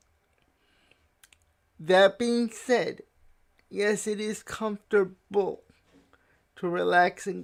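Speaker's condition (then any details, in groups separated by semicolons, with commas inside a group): Cerebral palsy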